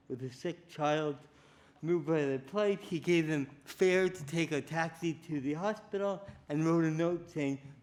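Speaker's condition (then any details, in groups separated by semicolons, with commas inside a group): Cerebral palsy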